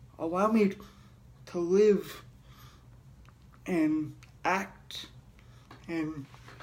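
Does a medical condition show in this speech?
Yes: cerebral palsy.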